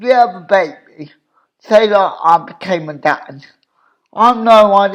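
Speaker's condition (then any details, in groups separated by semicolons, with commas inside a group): Cerebral palsy; wheelchair user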